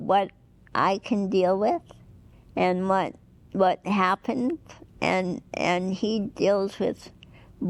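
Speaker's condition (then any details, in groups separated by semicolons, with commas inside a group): Cerebral palsy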